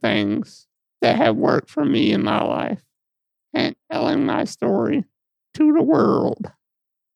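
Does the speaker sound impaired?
Yes: muscular dystrophy; lack of physical control over body, sees physical therapist.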